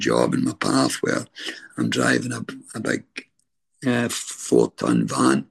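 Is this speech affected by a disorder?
Yes: throat cancer treatment effects; stage 4 throat cancer 6.5 years into recovery, chemo, radiotherapy, tracheostomy, neck nerves repaired, remission 2.5 years; voice changed by throat cancer and treatment, deep voice.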